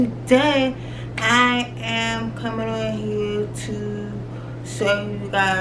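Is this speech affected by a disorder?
Yes: cerebral palsy.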